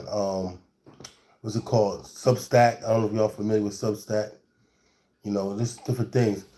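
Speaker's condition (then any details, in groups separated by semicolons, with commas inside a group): No condition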